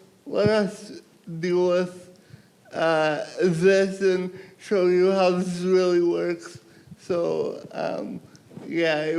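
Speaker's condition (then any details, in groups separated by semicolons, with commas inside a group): Cerebral palsy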